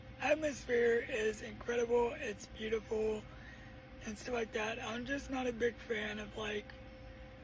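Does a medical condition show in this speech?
Yes: cerebral palsy; uses a wheelchair.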